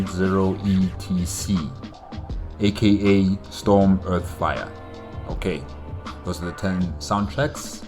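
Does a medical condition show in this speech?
No.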